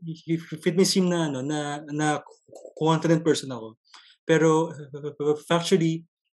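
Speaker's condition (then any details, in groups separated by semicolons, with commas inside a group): Stuttering; broken, choppy non-fluent speech, dreads answering strangers like jeepney drivers, public communication affected; repeated sounds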